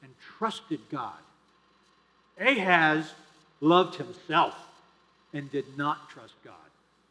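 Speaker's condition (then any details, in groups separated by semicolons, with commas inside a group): No condition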